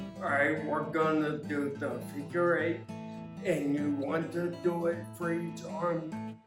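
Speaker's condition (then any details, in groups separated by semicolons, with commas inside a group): Ataxia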